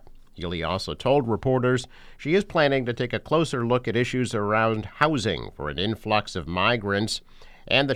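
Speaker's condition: No condition

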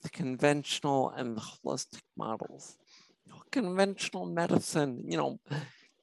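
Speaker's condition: Spinocerebellar ataxia; genetic cause, puzzled doctors for almost 40 years before diagnosis

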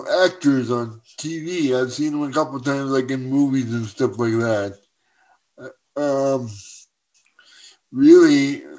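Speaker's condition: Cerebral palsy; uses wheelchair for mobility

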